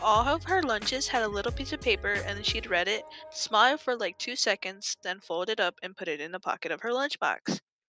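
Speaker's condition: No condition

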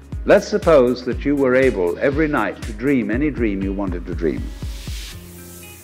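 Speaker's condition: No condition

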